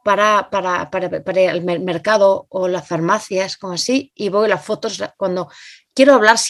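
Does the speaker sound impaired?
Yes: aphasia after stroke; aphasia caused by stroke, hearing intact; about two to three years since stroke; cannot speak well, compares self to tourist at home, cannot write, reading affected.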